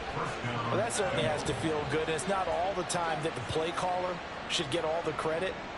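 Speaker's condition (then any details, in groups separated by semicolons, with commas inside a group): No condition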